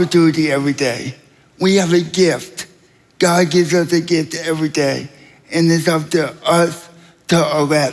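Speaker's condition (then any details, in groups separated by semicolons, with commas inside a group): Cerebral palsy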